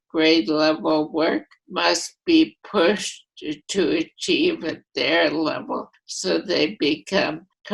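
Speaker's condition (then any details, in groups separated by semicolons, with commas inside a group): Primary lateral sclerosis; voice affected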